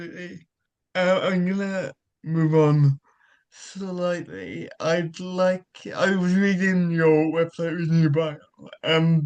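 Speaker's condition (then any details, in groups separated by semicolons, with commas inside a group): Cerebral palsy; childhood surgery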